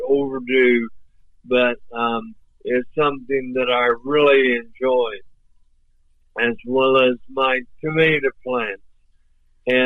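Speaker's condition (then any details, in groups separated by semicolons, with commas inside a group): ALS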